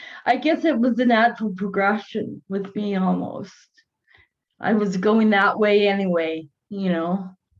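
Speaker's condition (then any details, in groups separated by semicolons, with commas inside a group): Cerebral palsy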